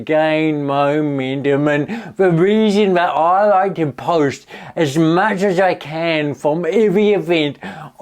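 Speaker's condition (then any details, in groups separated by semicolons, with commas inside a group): Cerebral palsy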